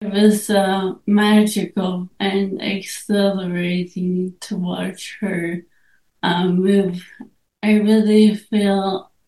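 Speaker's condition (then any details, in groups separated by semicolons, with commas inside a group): ALS; motor neurone disease, progressive muscle weakness, wheelchair user; 2.5 years since diagnosis, brainwave-controlled dancing avatar by Dentsu Lab, led by Naoki Tanaka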